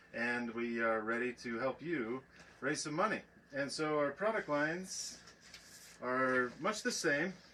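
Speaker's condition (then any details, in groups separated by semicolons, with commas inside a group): No condition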